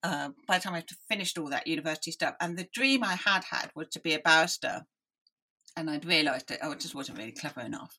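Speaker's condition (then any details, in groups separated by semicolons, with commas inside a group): Deafness; hopeless and unwieldy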